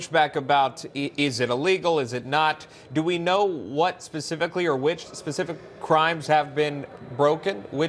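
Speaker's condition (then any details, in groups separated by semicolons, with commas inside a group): No condition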